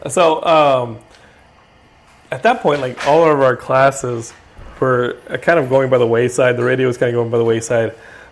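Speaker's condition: No condition

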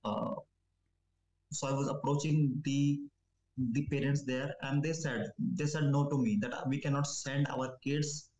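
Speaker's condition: Stammering; began around age 10, linked to drinking, violent, abusive father at home; no speech therapy, no fluency techniques used; very few stutters in interview, stutter hardly observed, improving, used to stammer more in English; repeated sounds, repeated words

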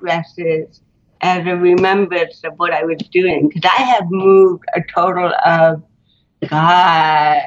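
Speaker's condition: Cerebral palsy; botox

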